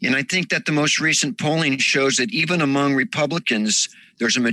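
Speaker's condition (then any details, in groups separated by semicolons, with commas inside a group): No condition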